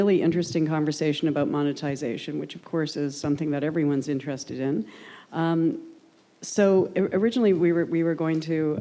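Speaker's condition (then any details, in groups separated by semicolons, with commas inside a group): No condition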